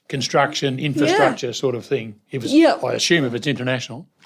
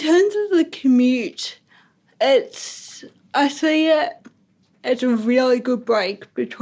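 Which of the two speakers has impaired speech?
The second: ataxic cerebral palsy; ataxic type, from birth, coordination and balance affected, crutches; diagnosed around age three, slower walking and handwriting.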